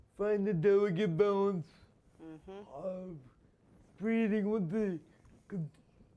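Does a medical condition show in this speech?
Yes: spastic quadriplegia.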